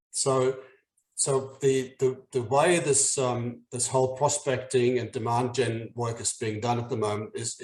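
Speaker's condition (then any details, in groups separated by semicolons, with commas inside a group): No condition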